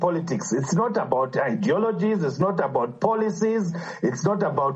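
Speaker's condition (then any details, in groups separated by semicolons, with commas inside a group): No condition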